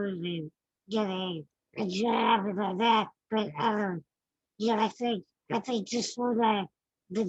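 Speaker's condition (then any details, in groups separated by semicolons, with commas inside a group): Spinal muscular atrophy type 2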